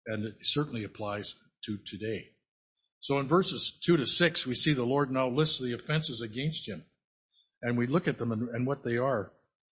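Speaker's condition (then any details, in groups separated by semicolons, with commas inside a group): No condition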